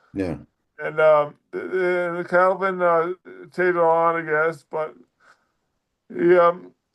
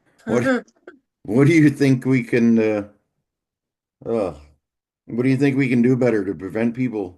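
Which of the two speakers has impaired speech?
The first: dysarthria; crash brain damage, atlanto-occipital neck injury, severe mobility limits; weaker speech muscles.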